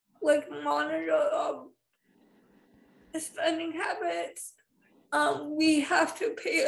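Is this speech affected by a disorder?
Yes: spastic cerebral palsy.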